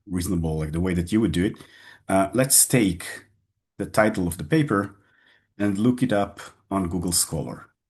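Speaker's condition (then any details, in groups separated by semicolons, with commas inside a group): No condition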